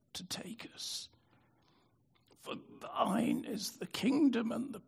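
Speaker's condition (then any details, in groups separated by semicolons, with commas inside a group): Spasmodic dystonia; prior stroke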